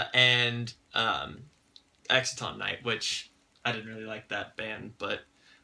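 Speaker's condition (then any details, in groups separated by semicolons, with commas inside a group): No condition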